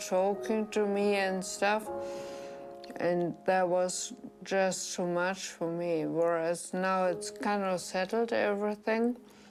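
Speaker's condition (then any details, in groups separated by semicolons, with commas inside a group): Severe traumatic brain injury; severe, right-sided ataxia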